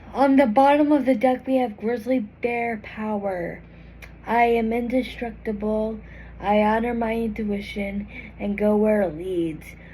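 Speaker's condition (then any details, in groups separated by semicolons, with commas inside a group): Cerebral palsy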